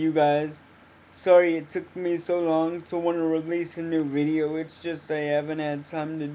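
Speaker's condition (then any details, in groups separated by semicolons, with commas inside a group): Cerebral palsy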